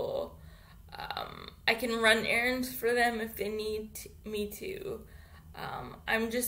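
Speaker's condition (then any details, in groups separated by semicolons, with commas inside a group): Cerebral palsy; infant ventilator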